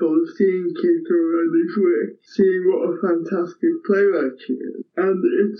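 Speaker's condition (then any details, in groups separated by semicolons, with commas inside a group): Cerebral palsy; affects walking and balance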